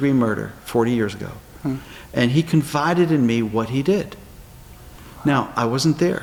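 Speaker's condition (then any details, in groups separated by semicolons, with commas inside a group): No condition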